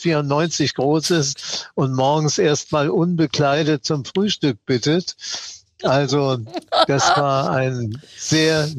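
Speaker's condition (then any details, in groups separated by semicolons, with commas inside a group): Parkinson's disease; mild course, ongoing tremor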